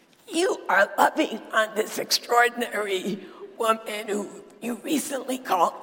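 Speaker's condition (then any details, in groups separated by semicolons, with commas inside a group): Dysphonia; still preaches with this voice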